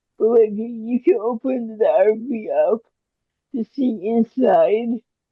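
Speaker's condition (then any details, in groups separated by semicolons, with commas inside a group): Cerebral palsy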